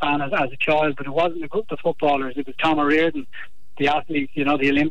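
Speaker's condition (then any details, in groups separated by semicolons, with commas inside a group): No condition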